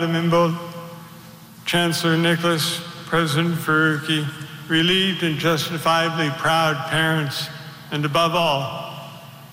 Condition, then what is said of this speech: Parkinson's disease. I'll do my best to shout out my speech.